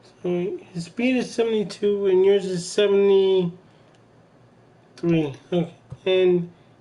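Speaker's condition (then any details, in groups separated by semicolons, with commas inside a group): Cerebral palsy; from birth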